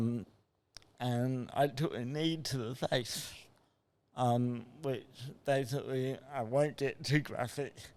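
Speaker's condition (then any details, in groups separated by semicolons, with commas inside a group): Cerebral palsy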